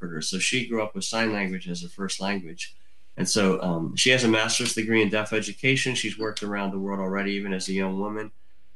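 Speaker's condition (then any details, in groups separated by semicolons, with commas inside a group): Cleft lip and palate; from birth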